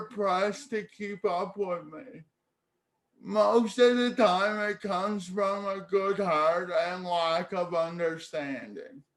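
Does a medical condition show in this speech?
Yes: cerebral palsy; speech therapy in childhood.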